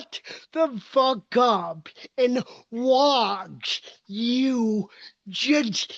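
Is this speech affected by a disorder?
Yes: cerebral palsy; uses walker and wheelchair.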